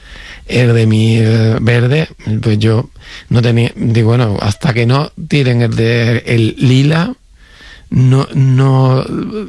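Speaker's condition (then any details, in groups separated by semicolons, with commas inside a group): Stuttering; stuttering since childhood; mild stutter, self-described as a little stuttering; prolonged sounds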